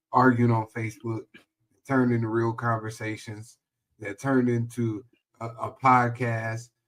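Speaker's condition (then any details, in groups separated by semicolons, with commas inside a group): No condition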